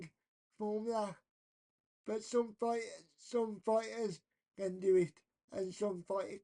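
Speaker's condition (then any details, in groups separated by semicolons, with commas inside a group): Cerebral palsy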